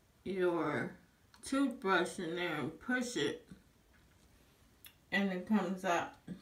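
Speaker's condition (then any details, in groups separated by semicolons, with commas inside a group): ALS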